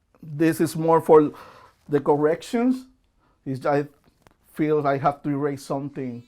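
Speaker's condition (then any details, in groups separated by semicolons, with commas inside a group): No condition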